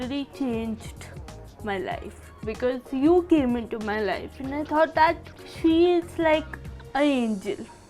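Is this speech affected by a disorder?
Yes: cerebral palsy.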